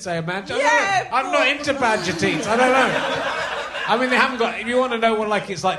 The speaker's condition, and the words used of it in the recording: No condition.